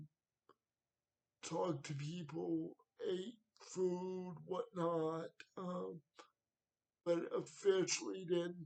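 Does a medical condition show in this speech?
Yes: cerebral palsy.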